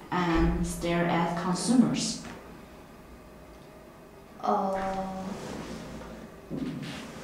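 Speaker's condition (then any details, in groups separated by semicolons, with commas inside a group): No condition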